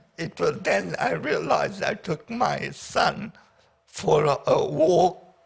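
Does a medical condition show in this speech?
Yes: paraplegia with essential tremor.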